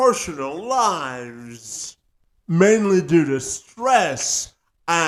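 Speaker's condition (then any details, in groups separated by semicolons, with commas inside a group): Cerebral palsy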